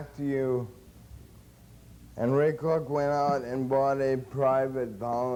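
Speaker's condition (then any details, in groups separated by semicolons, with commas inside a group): Cerebral palsy; since birth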